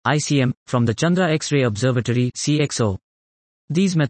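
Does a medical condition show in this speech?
No.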